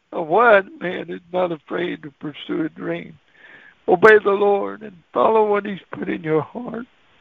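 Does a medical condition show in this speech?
Yes: cerebral palsy; walks really funny.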